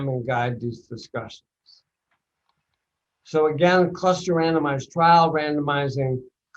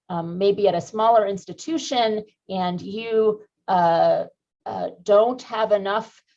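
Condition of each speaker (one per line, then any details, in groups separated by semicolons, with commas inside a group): Bulbar onset ALS; recently diagnosed, mild bulbar symptoms; speech affected, sounds slightly drunk
No condition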